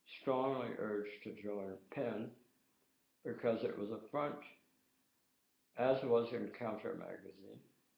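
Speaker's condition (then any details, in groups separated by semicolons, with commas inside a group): Tongue cancer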